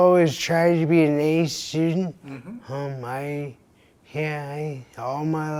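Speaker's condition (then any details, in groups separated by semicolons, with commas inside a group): Traumatic brain injury; caused by pedestrian vehicle accident; years after injury at age 23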